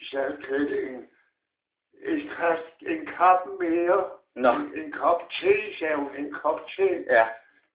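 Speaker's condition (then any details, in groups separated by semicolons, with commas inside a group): Parkinson's disease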